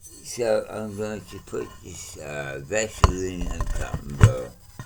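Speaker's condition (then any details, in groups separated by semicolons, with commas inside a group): Mouth cancer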